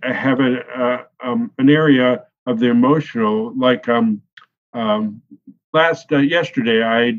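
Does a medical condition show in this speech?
Yes: expressive aphasia after strokes; two strokes two days apart at age 50, first stroke took out speech center; almost 12 years since strokes; trouble getting intended words out, reading unaffected.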